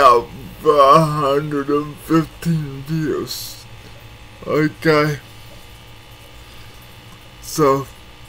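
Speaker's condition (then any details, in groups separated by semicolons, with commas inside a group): Cerebral palsy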